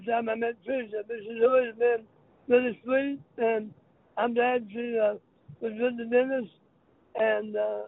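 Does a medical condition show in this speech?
Yes: throat cancer; speech impediment, sounds like a very unique accent, may be hard to understand.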